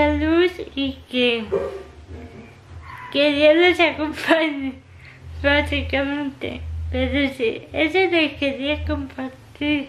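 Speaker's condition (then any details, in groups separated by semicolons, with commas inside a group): Cerebral palsy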